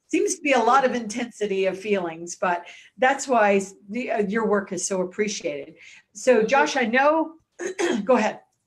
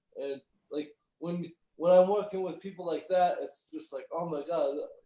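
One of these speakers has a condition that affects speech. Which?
The second: cerebral palsy; spastic hemiplegic form, limited one arm use.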